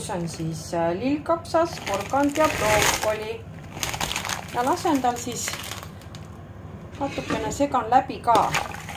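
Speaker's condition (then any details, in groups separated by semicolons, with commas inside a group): No condition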